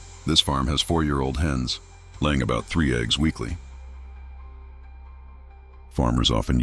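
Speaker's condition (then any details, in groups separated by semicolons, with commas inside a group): No condition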